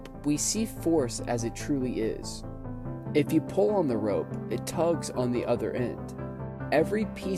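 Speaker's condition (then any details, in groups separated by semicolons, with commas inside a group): No condition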